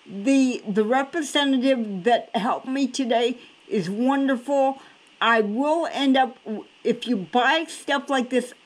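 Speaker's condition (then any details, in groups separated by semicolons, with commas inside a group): Cerebral palsy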